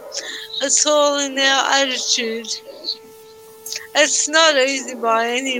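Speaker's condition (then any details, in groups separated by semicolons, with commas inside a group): Cerebral palsy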